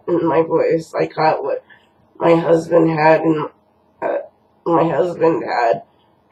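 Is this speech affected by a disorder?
Yes: cerebral palsy; from birth; housebound.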